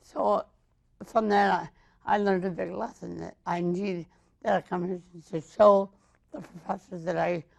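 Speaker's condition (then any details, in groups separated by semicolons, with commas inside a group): Mild cerebral palsy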